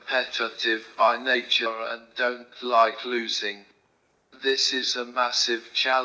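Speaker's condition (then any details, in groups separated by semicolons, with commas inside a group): Motor neurone disease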